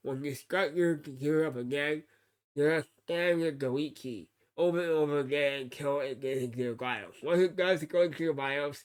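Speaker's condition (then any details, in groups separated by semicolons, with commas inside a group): Cerebral palsy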